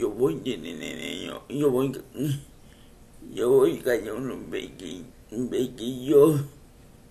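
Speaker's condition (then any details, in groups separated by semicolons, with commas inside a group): Cerebral palsy; wheelchair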